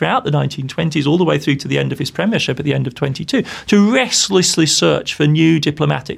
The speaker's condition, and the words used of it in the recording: No condition.